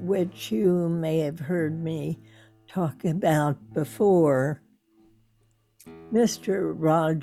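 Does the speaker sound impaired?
Yes: spasmodic dysphonia; vocal cords too tight to let air in, Botox at Oregon Health and Sciences Hospital, Portland; voice strongly affected, many listeners thought stroke, sound of voice off-putting to some listeners.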